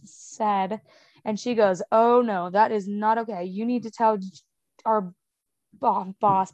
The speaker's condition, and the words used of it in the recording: Stuttering. If I just stutter through the word, they kind of get it.